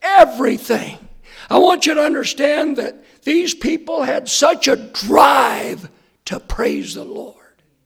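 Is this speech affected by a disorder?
Yes: hoarseness after vocal cord surgery; post-operative check on Monday good, vocal cords look straight, hoarseness remains.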